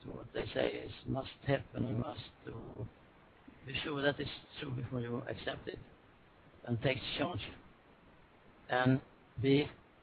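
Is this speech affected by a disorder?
Yes: Parkinson's disease; Parkinson's 21 years, levodopa, anti-reaction medicine from year 15 halved intake, Lars-Erik Unestål mental training; about 1,100 mg daily, self-adjusted, down ~10% over 6 years, tremor early in interview, breathing calms.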